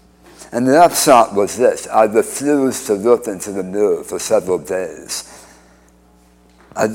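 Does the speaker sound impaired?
Yes: speech impediment after cancer surgery; oral cancer 31 years ago, radiation, 2015 recurrence, two-thirds tongue removed at Hartford Hospital, forearm flap; speech impediment from reconstructed tongue tied to mouth floor, no speech with tracheostomy after surgery.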